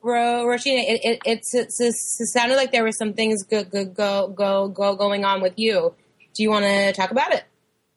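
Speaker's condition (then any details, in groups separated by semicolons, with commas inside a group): Stuttering; taught to control or manage stuttering; occasional struggle when stuttering; repeated sounds, prolonged sounds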